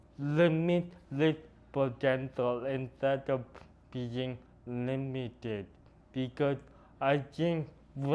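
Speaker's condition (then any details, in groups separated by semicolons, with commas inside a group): Cerebral palsy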